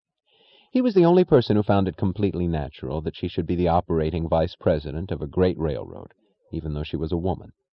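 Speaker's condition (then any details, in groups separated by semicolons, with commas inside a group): No condition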